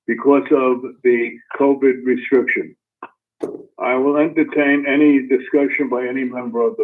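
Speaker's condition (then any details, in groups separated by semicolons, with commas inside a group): No condition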